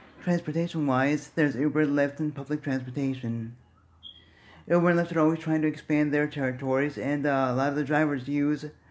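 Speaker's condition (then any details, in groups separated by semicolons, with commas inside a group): Cerebral palsy; speaks fast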